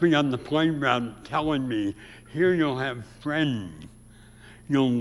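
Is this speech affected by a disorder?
Yes: severe speech impediment; about age 84.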